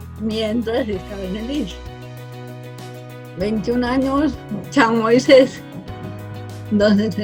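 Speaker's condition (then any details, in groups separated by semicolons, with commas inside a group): Cerebral palsy from birth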